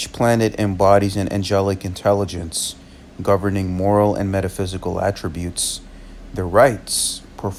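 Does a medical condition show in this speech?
No.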